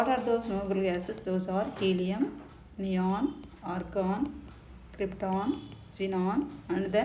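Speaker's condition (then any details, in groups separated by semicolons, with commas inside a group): No condition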